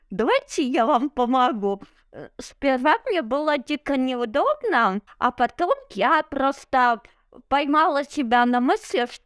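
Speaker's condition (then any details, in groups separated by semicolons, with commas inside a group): Cerebral palsy; no wheelchair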